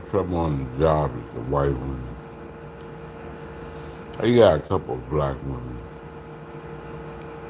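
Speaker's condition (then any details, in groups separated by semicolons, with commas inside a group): Slurred speech; still slurs words occasionally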